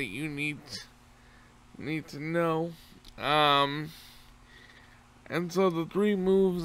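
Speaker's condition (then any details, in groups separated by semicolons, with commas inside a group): Cerebral palsy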